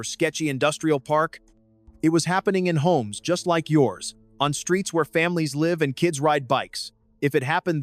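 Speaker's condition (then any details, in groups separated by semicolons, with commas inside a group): No condition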